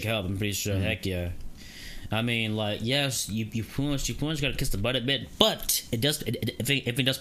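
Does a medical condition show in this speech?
Yes: stuttering; since childhood, learned to cope over time; still stutters in conversation and when people comment, worse after break from school; talks slowly, blocks on first sound, face, eyes, mouth and tongue freeze, fluent when cursing; here repeated sounds, repeated words.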